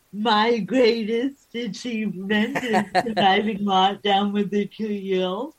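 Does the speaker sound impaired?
Yes: cerebral palsy.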